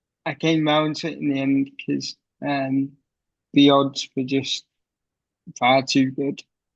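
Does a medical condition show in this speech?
Yes: cerebral palsy; wheelchair since age six, childhood surgery; tight painful hip flexors after recent surgery.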